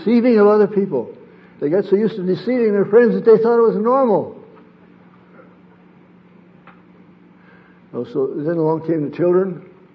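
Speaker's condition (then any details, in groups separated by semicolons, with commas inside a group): Parkinson's disease; sleep disrupted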